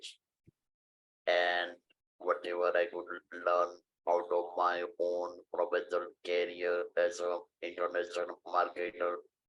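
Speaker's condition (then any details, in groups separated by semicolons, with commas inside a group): Stage IV larynx cancer; surgery cost natural voice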